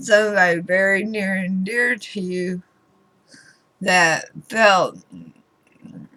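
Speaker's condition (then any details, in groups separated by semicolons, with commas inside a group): Throat cancer radiation damage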